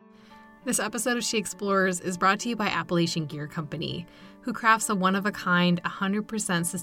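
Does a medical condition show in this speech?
No.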